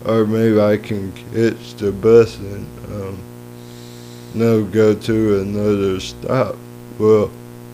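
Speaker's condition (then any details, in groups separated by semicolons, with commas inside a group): Cerebral palsy; lifelong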